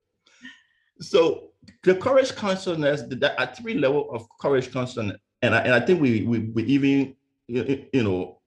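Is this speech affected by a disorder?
Yes: stuttering; stutter first noticed by mother at age 8, lifelong; fear of speaking in high school, tried to skip own valedictorian graduation speech; here repeated sounds.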